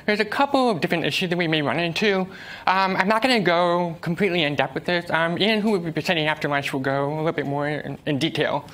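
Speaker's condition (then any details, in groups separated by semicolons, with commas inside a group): Deafness; cannot follow game voice chat or spoken cues amid noise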